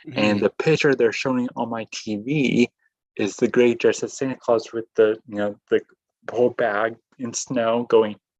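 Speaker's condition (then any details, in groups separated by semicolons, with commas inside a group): Cerebral palsy; caused by brain fluid pockets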